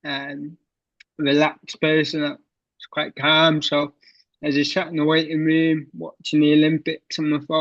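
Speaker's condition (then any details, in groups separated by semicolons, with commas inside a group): Cerebral palsy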